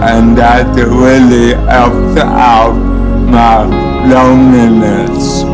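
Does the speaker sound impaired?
Yes: cerebral palsy; congenital cerebral palsy, present from birth, not from an accident.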